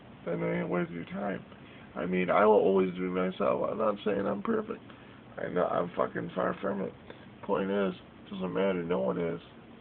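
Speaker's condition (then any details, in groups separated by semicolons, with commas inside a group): Cerebral palsy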